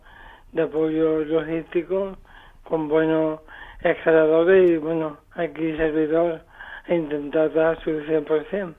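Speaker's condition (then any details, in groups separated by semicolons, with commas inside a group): Amyotrophic lateral sclerosis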